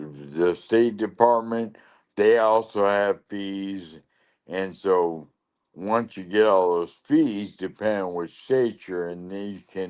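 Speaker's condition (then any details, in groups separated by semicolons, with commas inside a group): Lou Gehrig's disease (ALS)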